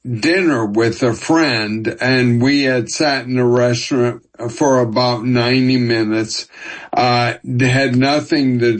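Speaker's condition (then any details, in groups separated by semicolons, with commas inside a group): ALS; first symptoms sudden jerky walking, diagnosed over two years later, walking worsened from limp to cane; over two years since first symptoms, walks with cane, enrolled in Austin study; audible speech effects, formerly fast talker, used Team Gleason word banking program to recreate voice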